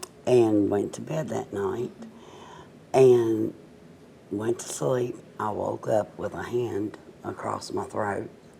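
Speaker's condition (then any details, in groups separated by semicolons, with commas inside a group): Cerebral palsy, mild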